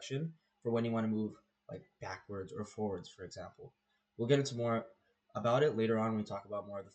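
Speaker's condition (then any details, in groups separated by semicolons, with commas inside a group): No condition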